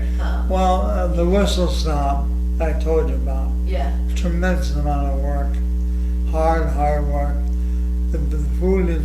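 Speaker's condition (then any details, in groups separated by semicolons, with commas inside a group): ALS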